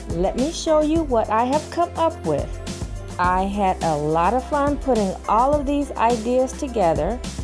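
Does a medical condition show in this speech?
No.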